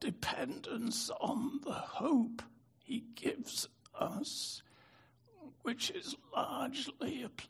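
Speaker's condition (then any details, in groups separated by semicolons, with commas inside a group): Spasmodic dystonia; affected voice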